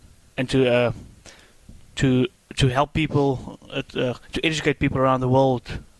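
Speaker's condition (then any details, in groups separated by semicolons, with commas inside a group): Stutter; childhood onset after rat poison ingestion and near-fatal hospitalization, Dr. Bird, Blank Center: genetic, incurable; adult, stuttering over 20-25 years, learned four years ago not curable; severe in childhood, withdrew socially, avoided telephone and public speaking; repeated words, prolonged sounds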